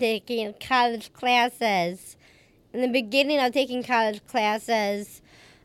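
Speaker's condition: Down syndrome; age 31

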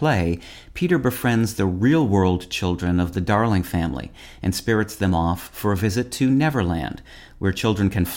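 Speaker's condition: No condition

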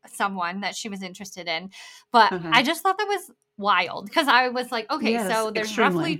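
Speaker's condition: Bilateral cleft lip and palate

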